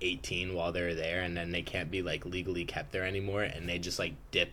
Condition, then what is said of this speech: None; typical speech.